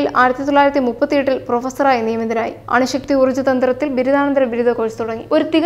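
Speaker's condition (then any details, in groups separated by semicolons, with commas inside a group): No condition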